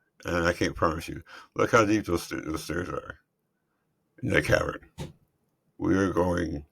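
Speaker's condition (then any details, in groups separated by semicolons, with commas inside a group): Multiple system atrophy; central hypoventilation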